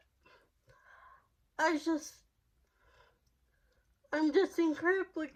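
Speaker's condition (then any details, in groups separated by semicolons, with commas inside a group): Cerebral palsy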